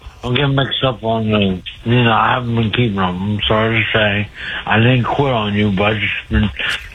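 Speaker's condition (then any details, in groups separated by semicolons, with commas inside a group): Speech impediment; cause unclear, stabbed by girlfriend and hit on head with ashtray years ago; rapid fire news delivery, excited, asked to get closer to microphone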